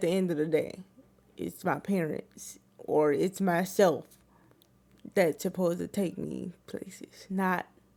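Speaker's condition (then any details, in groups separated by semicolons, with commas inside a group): Cerebral palsy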